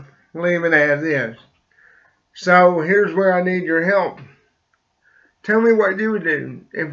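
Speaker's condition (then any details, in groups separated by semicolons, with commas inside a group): Cerebral palsy; slight speech impediment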